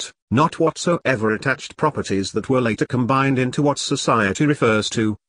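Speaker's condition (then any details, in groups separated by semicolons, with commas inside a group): No condition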